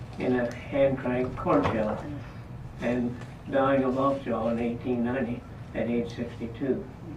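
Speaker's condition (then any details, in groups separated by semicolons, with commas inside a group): Parkinson's disease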